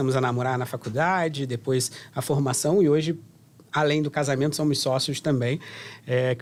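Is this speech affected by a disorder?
No.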